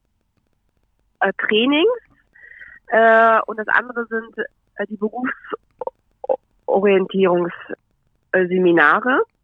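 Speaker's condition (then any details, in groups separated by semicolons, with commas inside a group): Stuttering; persistent stuttering with fluent and harder phases, joined Stotterer Selbsthilfe relatively early; currently fairly fluent phase, audible on phone call; always present, sometimes hits limits, takes longer, more with group speaking, English online seminars hardest; blocks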